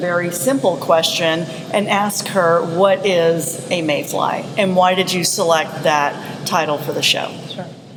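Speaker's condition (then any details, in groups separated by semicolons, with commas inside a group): No condition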